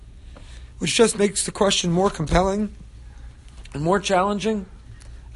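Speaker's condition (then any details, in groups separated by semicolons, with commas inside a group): No condition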